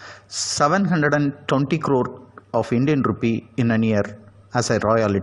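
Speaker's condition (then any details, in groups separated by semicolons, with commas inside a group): No condition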